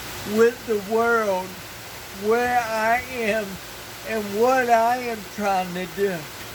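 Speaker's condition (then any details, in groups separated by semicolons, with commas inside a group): Cerebral palsy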